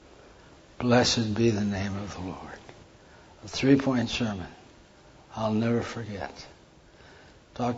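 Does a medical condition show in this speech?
Yes: Parkinson's; hand tremor during talk.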